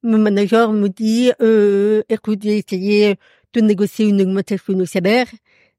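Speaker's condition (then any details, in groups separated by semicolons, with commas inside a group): Profound deafness; noticeable to everyone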